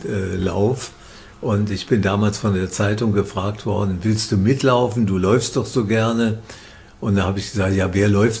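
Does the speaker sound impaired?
Yes: Parkinson's disease; diagnosed by a psychiatrist, treated by professor Jens Volkmann in Würzburg, on medication.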